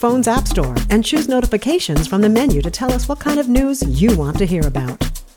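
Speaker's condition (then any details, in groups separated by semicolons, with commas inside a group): No condition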